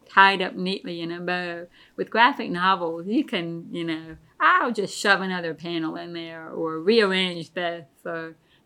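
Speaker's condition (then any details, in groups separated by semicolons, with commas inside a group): Deafness; relies on hearing aids and lip reading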